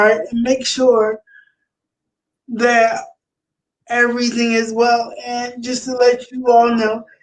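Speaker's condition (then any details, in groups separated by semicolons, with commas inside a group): Cerebral palsy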